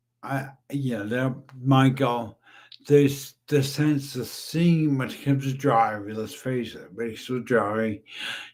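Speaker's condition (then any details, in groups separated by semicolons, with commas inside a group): Brain injury; aneurysm stroke, cerebellum damaged, epilepsy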